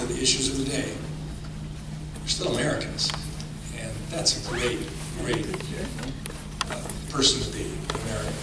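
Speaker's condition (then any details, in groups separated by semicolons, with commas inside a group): No condition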